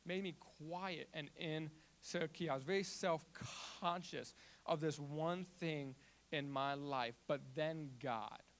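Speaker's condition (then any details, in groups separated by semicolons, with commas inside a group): Stutter; stutter since childhood; still has speech impediment, speaks publicly from front stage; avoided speaking in class when younger, felt less clear than peers; prolonged sounds, blocks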